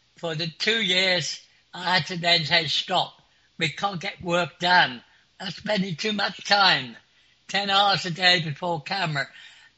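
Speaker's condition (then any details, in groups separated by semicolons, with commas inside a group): Clinically deaf; clinically deaf since school age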